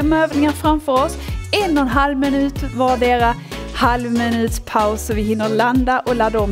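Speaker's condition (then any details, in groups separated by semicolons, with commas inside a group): No condition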